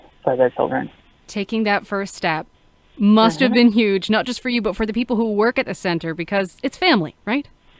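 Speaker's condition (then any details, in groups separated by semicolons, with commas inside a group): No condition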